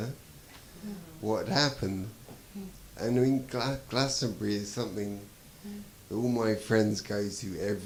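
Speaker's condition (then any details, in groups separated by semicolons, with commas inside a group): Traumatic brain injury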